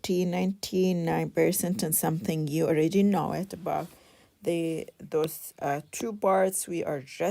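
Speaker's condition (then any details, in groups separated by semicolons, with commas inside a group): No condition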